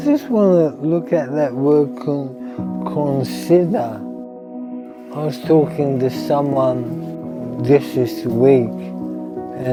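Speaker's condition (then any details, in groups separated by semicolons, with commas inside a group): Motor neurone disease; tongue, progressive toward total paralysis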